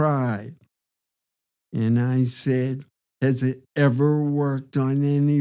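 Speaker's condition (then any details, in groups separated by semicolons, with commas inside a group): Parkinson's disease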